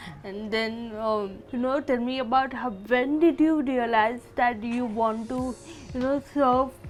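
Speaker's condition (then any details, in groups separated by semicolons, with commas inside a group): Cerebral palsy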